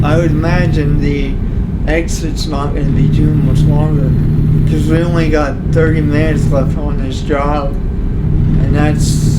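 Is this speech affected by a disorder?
Yes: cerebral palsy; only one hand usable.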